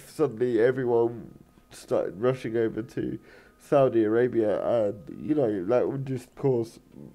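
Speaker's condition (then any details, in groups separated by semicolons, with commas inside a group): Cerebral palsy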